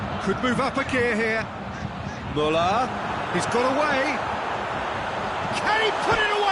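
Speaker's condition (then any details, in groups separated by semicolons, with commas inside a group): No condition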